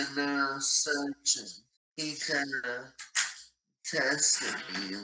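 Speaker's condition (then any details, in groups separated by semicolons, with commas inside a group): ALS; about one year since diagnosis, stem cell trial, progressing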